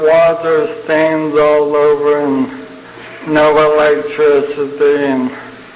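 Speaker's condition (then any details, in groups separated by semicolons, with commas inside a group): ALS (Lou Gehrig's disease); terminal, young onset, first sign abnormal walking; sounds like having had a couple of drinks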